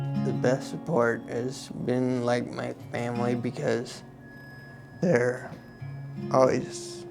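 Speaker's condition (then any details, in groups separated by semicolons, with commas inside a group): Hereditary ataxia sca3; hereditary spinocerebellar ataxia type 3; known since late 20s, doing well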